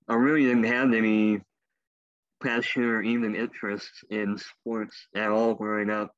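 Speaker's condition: Cleft lip and palate; former wheelchair user

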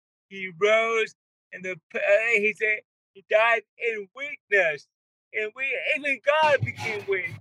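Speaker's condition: Cerebral palsy; wheelchair user

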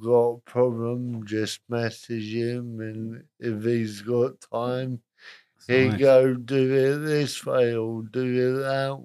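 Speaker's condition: Cerebral palsy, moderate; spastic, self-described middle range, delivery complications at birth, diagnosed in childhood; shaking, muscles tense and relax, whole-body spasms in bed, walks a bit funny; talks a bit funny

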